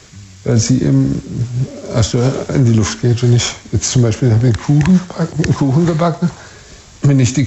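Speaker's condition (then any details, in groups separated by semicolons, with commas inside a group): Parkinson's disease, early onset; onset at 40, 15 years ago, arm not swinging, physiotherapy ineffective, diagnosed by tablet response; age 60, needs care, wife does everything, less active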